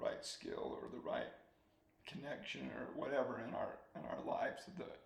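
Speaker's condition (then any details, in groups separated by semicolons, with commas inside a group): ALS; slow-progressing form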